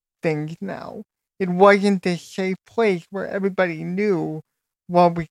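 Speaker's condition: Cerebral palsy; diagnosed at 2, home physical and occupational therapy for fine motor skills, cerebral palsy school at 3; wheelchair user, age 29; vocal ability might be a little different

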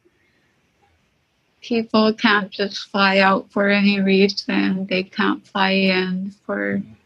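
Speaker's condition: Tracheostomy; once ice plug in tube mid-run

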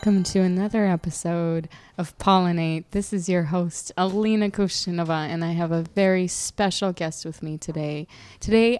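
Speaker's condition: No condition

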